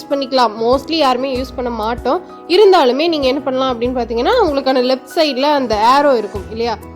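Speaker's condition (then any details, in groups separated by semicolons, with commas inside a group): No condition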